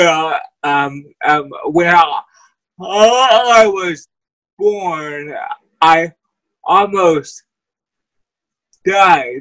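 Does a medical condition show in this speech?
Yes: cerebral palsy.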